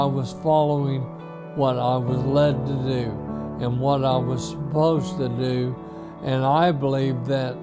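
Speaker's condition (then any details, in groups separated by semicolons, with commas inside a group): ALS; few months since diagnosis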